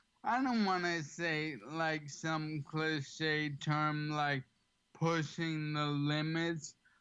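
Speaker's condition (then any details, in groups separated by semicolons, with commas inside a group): ALS; slightly slurred, has to slow down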